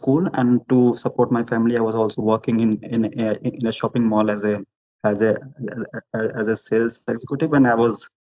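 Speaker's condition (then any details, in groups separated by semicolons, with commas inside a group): Stammering; stammer since very young age, at 16 blocked, stammered and spat during school assembly speech; adult, openly discloses stammer, expects to stammer during this conversation, asks listeners for patience; stammers less when more confident, stammers when nervous; repeated words, prolonged sounds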